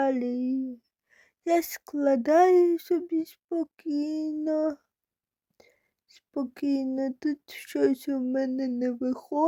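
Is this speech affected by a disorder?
Yes: cerebral palsy.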